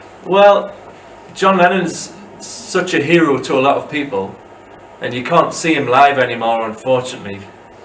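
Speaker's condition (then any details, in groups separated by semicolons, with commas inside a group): No condition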